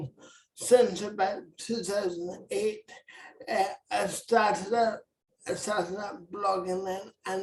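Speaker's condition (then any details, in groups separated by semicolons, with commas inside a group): Cerebral palsy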